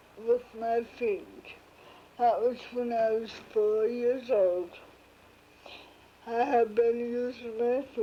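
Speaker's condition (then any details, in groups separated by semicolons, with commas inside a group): Cerebral palsy; halting voice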